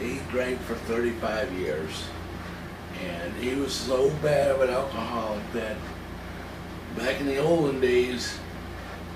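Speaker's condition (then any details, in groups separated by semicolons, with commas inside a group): Cerebral palsy; from birth, spasticity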